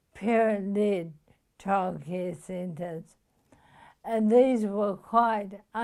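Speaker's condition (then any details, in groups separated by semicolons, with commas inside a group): Motor neuron disease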